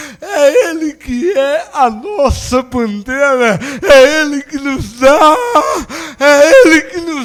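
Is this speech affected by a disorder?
Yes: cerebral palsy.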